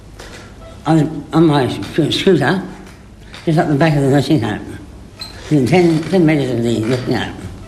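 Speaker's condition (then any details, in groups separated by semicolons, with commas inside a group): Parkinson's disease; young onset, diagnosed at age 30, no cure, on treatments, not well enough to live alone, nursing home 15 years; movement challenges, shaking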